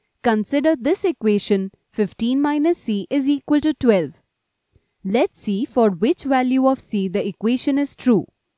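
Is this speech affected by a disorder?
No.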